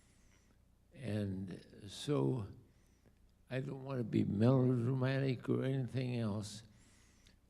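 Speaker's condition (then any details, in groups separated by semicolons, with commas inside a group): ALS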